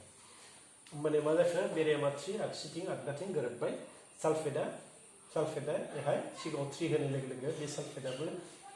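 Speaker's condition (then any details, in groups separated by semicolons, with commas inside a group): No condition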